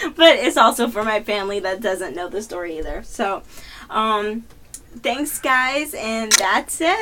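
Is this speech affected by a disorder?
No.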